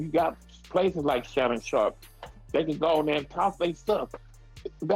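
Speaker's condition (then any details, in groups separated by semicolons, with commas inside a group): No condition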